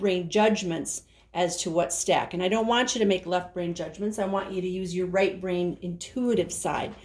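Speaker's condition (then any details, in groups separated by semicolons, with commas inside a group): No condition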